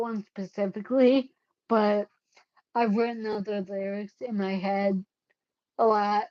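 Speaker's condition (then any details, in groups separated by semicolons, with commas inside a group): Cerebellar ataxia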